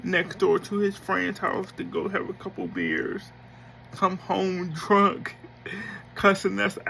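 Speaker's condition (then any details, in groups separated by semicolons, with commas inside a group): Cerebral palsy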